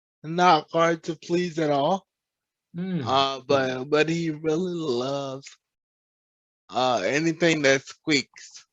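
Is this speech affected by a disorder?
Yes: cerebral palsy; present from birth; uses service dog.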